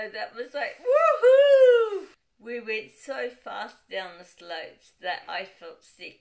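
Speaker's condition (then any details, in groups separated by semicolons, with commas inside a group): Cerebral palsy, dystonic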